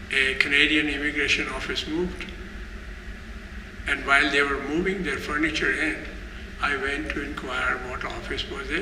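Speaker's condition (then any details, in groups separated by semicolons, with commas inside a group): No condition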